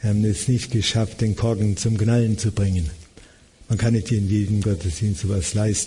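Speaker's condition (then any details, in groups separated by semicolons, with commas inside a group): Parkinson's disease; diagnosed at age 57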